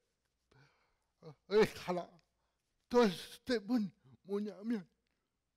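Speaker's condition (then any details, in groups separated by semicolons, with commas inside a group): Cerebral palsy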